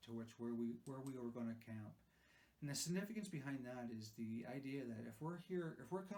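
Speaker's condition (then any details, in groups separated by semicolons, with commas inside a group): No condition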